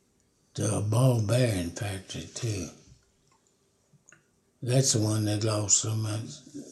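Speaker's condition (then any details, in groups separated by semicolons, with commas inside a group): Parkinson's disease; never broken a bone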